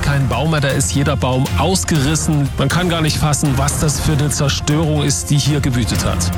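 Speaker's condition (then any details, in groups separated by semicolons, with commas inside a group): No condition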